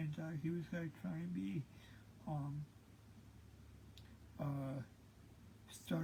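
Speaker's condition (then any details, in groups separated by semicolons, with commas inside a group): Cerebral palsy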